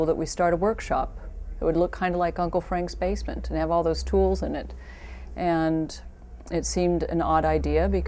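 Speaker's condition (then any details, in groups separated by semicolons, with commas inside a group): No condition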